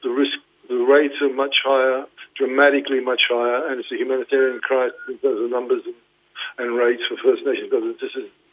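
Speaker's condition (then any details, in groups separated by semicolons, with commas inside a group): Parkinson's; diagnosed 2019, led to retirement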